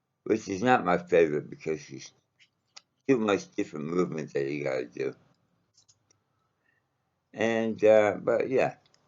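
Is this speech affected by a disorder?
Yes: mouth cancer.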